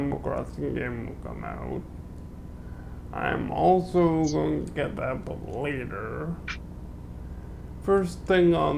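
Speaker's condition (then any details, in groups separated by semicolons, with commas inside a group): Cerebral palsy; limbs affected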